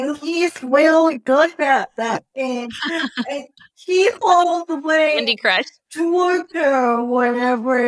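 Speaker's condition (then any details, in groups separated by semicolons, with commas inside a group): Cerebral palsy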